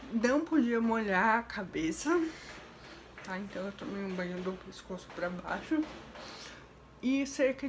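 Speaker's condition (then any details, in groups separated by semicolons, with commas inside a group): Cerebral palsy with dystonia; right hemiparesis with dystonia, oxygen lack after birth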